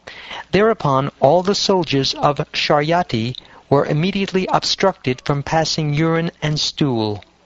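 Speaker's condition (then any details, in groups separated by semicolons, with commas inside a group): No condition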